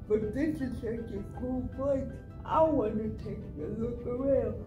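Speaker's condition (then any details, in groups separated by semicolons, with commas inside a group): Cerebral palsy; speech impairment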